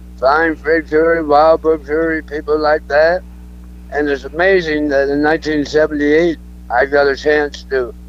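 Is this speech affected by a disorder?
Yes: throat cancer; throat cancer over last couple of years; cancer survivor, alive and well; speech not the best as result of throat cancer, may sound drunk, quit podcasts over it.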